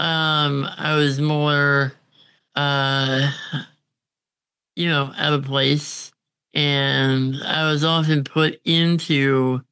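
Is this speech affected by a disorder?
Yes: congenital muscular dystrophy; diagnosed at 6 months, chronically physically disabled.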